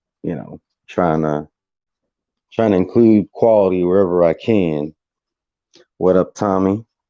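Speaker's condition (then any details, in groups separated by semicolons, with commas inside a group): No condition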